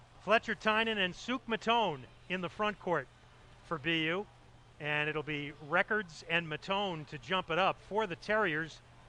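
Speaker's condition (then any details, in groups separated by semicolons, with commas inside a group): No condition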